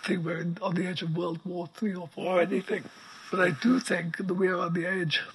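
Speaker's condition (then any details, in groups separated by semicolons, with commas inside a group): ALS; immobile, needs breathing apparatus, plastic pump behind neck into nose controlling breath rate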